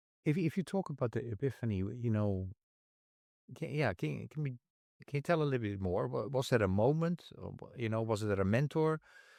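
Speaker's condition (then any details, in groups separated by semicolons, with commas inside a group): No condition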